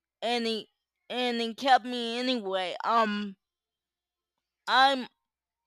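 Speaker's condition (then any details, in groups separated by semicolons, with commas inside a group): Cerebral palsy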